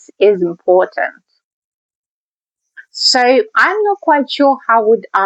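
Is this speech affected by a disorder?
No.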